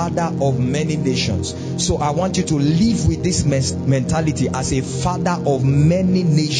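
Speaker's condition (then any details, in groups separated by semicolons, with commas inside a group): No condition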